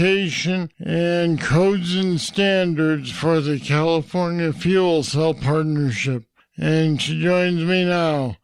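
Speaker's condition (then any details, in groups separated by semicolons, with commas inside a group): Parkinson's disease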